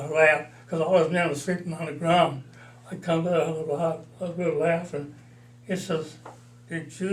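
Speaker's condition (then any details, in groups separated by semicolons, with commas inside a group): Parkinson's disease; mild, about four years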